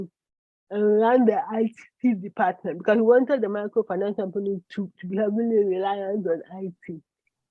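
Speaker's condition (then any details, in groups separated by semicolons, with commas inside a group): Cerebral palsy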